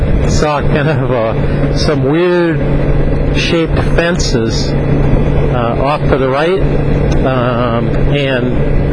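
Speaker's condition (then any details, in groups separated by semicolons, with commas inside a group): No condition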